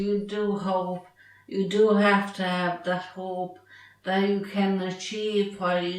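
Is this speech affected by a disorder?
Yes: traumatic brain injury.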